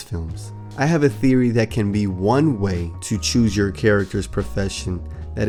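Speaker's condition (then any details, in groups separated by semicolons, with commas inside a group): No condition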